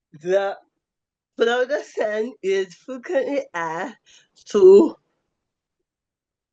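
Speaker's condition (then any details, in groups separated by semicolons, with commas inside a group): Cerebral palsy; affects voice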